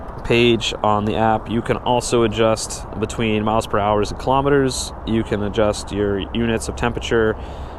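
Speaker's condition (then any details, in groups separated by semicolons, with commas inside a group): No condition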